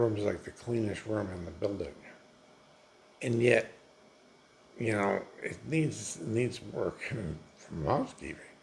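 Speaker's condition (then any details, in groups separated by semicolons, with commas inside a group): Multiple sclerosis; affects legs; dry mouth, dry food hard to swallow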